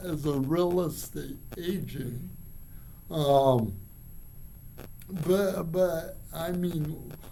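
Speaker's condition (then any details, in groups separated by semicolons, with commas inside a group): Cerebral palsy; from birth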